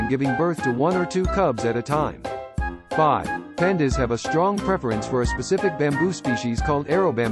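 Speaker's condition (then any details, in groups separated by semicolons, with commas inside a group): No condition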